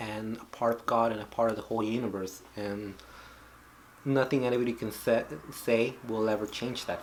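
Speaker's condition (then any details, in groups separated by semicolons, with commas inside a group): No condition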